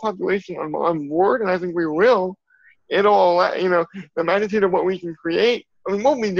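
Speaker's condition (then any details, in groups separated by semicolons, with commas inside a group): Cerebral palsy; from birth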